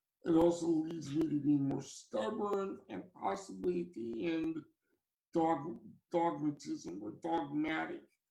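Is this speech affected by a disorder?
Yes: cerebral palsy; from birth.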